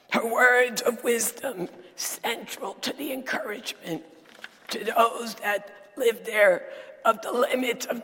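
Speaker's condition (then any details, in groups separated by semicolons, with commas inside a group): Dysphonia; sultry voice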